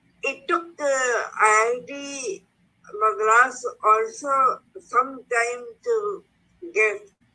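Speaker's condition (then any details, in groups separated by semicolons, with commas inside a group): Cerebral palsy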